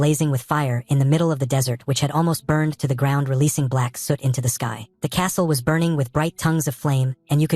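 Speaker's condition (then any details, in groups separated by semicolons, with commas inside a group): No condition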